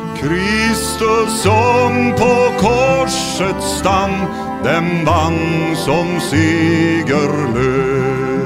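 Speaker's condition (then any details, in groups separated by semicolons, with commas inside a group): No condition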